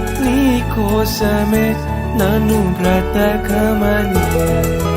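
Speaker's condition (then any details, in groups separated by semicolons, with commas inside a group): No condition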